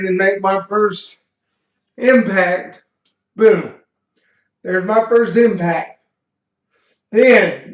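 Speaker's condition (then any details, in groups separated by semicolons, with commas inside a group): Cerebral palsy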